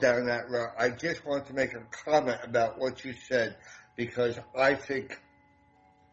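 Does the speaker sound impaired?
Yes: damaged voice box; voice box damaged by medic during hospital transport after fire rescue.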